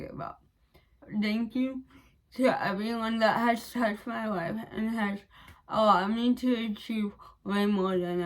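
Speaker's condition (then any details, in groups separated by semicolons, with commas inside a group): Cerebral palsy; balance, coordination and speech affected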